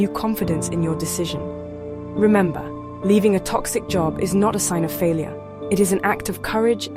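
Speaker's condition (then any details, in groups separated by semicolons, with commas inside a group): No condition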